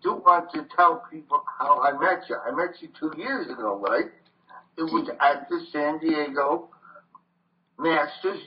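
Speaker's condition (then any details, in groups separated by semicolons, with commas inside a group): Voice box damage from tracheostomy; about 30 to 32 years since injury, cannot write, lost fine motor skills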